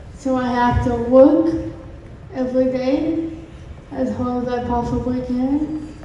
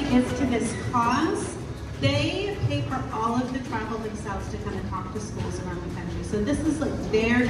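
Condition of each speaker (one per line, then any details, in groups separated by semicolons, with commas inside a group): Cerebral palsy; intellectual and physical disabilities
No condition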